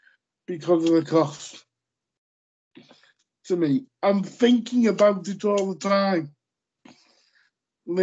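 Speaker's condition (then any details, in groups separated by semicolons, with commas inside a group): Cerebral palsy; lifelong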